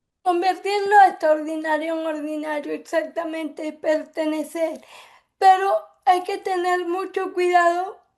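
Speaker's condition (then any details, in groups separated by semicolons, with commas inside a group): Cerebral palsy; from birth; affects speech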